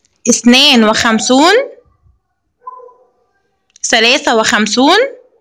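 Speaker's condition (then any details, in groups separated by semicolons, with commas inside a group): No condition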